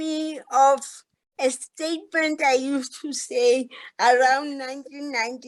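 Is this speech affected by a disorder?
Yes: cerebral palsy.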